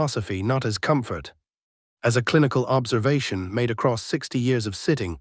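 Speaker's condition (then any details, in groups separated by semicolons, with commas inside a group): No condition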